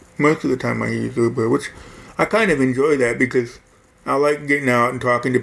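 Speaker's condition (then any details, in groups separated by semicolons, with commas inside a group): Hearing loss; right ear cochlear implant at Johns Hopkins Baltimore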